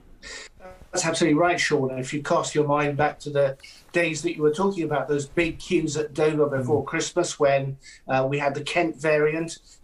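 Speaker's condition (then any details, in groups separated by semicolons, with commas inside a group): No condition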